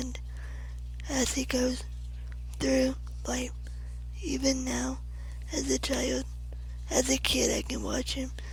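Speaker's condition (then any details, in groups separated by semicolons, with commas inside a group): Cerebral palsy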